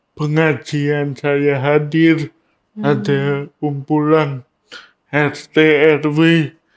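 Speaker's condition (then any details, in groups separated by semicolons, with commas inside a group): Cerebral palsy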